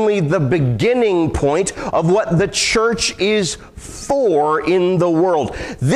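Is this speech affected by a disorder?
No.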